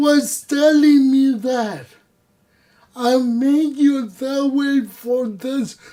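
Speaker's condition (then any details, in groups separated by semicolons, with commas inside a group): Cerebral palsy; voice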